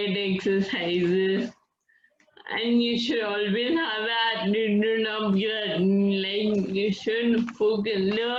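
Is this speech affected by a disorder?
Yes: Friedreich's ataxia.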